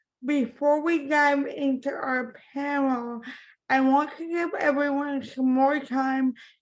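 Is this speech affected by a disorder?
Yes: cerebral palsy; from birth; impaired speech.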